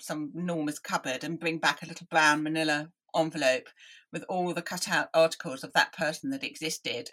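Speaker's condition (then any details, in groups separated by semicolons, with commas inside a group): Deafness; listening took effort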